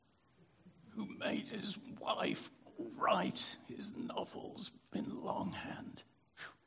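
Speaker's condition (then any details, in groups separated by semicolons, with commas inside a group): Spasmodic dysphonia; easier with use but tires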